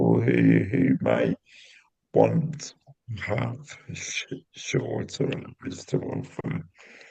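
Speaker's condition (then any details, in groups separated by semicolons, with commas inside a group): Cerebral palsy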